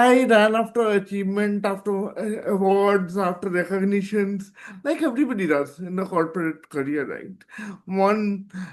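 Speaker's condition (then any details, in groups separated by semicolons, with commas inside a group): Cerebral palsy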